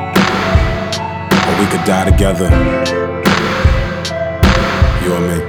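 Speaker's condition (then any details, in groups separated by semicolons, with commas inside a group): No condition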